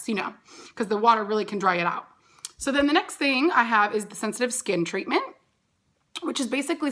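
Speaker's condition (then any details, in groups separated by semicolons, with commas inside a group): No condition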